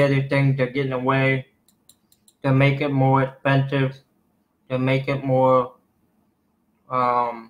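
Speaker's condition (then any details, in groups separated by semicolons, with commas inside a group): Cerebral palsy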